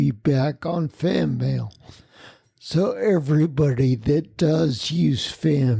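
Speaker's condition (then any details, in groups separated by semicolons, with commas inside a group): Spinocerebellar ataxia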